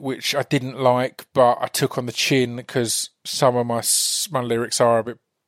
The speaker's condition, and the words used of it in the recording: Stuttering. But number two, I've got a stutter, man.